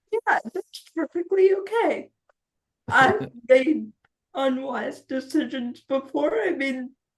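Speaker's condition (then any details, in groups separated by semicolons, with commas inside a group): Cerebral palsy; spastic quadriplegic, severe, wheelchair user, retained startle reflex; diagnosed around 5 months, ongoing physical therapy; speech not affected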